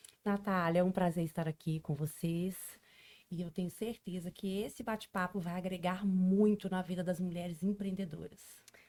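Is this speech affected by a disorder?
No.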